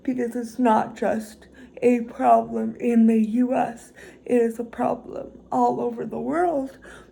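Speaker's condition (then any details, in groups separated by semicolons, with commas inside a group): Cerebral palsy, severe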